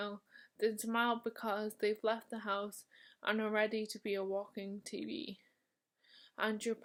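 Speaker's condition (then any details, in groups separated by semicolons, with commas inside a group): Motor neurone disease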